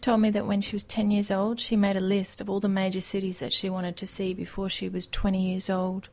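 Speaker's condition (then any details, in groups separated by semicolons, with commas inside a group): No condition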